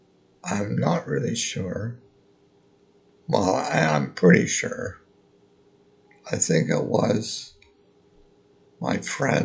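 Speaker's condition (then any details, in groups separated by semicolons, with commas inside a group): Multiple sclerosis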